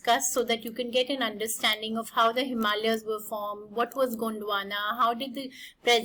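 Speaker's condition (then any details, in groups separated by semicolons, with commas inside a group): No condition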